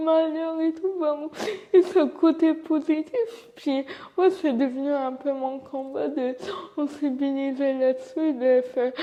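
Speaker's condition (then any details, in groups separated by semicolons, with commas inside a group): Cerebral palsy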